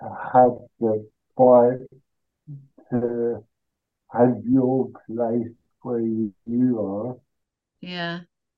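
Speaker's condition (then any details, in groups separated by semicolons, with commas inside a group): Cerebral palsy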